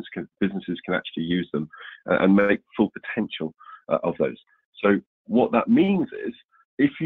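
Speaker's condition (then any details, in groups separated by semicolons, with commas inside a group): No condition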